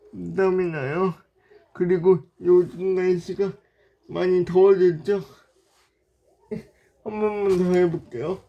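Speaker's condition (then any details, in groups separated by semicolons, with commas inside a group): Brain lesion disability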